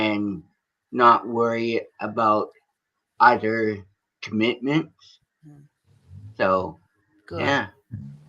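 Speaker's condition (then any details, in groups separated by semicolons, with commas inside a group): Cerebral palsy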